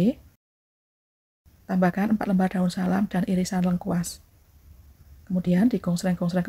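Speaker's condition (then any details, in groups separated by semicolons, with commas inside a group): No condition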